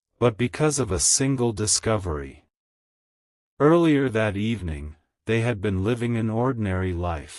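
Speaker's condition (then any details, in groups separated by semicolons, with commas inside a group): No condition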